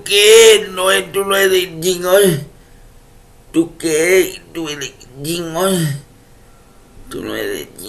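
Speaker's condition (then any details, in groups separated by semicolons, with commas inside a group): Cerebral palsy; uses wheelchair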